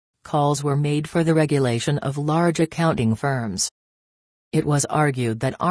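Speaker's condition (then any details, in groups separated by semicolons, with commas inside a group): No condition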